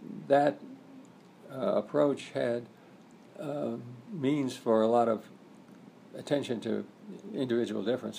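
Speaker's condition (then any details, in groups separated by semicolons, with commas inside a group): Parkinson's disease; earlier breathing trouble during sleep, reduced gait, stooped posture, stiff right arm, lost force and speed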